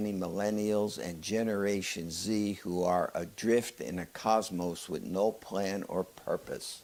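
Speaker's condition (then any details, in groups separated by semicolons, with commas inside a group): No condition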